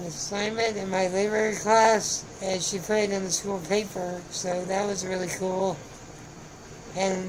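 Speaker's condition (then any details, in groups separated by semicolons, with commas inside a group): Spinal muscular atrophy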